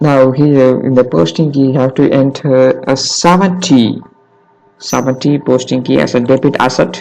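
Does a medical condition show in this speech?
No.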